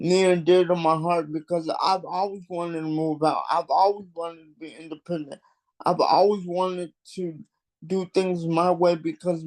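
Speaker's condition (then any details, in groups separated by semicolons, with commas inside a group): Cerebral palsy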